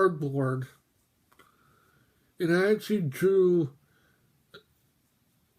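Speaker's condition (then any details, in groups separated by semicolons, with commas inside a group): Mobius syndrome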